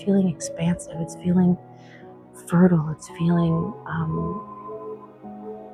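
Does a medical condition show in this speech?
No.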